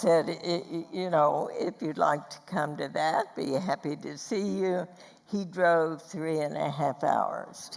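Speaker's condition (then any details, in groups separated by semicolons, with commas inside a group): Spasmodic dysphonia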